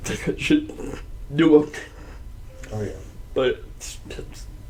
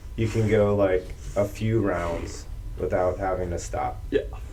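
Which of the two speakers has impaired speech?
The first: cerebral palsy.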